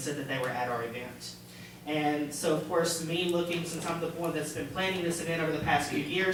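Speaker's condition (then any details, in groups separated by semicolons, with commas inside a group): No condition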